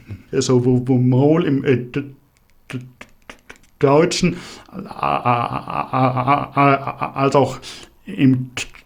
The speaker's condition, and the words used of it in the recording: Stuttering. Wir haben auch schon mal miteinander gesprochen und Sie haben jetzt auch schon gehört, wie stark ich stottere, wie stark stottert Ihr Sohn.